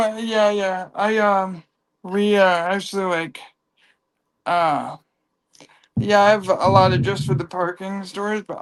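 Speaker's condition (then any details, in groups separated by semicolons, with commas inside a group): Cerebral palsy; from birth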